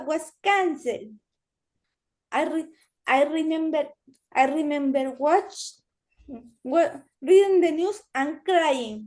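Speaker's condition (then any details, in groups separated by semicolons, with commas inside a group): Cerebral palsy; limits current activity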